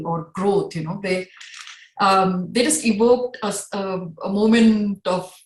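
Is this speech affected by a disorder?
No.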